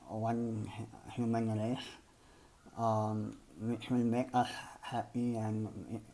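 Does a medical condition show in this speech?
Yes: cleft palate and lip; hole in upper jaw.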